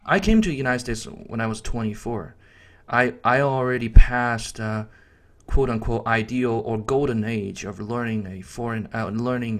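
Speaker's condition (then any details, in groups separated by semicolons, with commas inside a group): No condition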